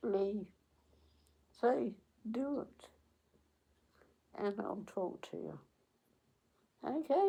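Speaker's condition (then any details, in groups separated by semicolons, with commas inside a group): Cerebral palsy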